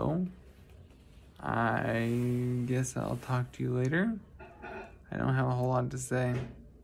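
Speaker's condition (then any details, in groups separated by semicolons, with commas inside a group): Traumatic brain injury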